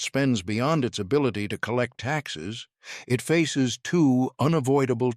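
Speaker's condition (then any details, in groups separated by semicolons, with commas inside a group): No condition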